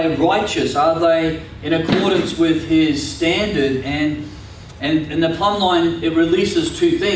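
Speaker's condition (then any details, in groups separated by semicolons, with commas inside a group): No condition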